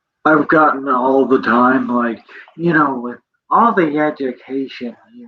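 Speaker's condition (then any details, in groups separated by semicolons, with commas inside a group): Cerebral palsy; present from birth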